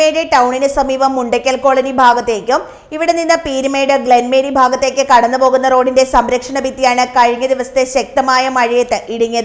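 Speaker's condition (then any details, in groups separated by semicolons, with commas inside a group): No condition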